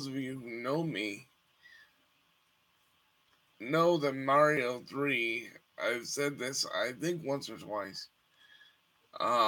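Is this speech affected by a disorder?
Yes: cerebral palsy.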